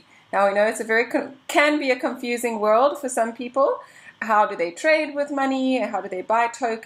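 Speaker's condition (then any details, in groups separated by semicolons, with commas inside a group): No condition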